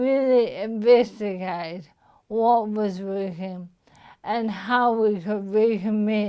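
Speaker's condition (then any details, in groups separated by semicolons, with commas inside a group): Motor neuron disease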